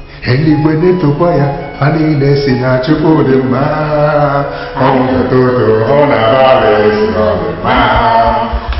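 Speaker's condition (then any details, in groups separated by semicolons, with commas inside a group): No condition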